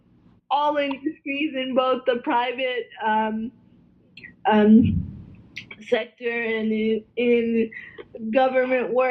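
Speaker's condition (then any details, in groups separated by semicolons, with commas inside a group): Cerebral palsy, spastic quadriplegia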